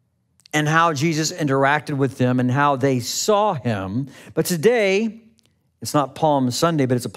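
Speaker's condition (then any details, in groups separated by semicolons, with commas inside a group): No condition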